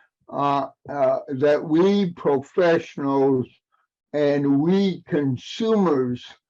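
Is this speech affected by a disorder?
Yes: cerebral palsy; aging adult, past 40.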